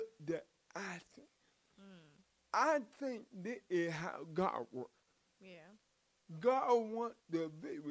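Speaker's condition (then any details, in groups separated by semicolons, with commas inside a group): Cerebral palsy; from birth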